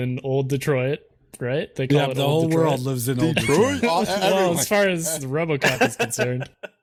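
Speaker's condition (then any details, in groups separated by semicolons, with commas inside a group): No condition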